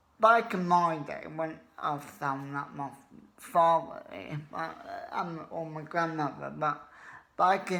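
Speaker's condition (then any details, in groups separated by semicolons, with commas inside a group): Cerebral palsy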